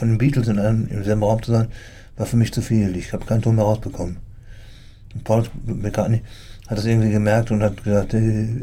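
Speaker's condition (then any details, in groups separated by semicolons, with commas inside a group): Parkinson's disease; symptoms initially ignored, brainstem and movement affected, fine motor decline, shrinking handwriting; says speech, cognition and memory not affected by Parkinson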